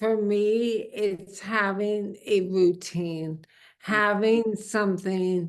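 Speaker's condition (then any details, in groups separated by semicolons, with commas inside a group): Amyotrophic lateral sclerosis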